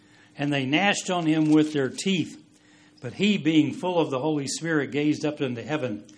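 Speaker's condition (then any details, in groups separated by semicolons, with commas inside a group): No condition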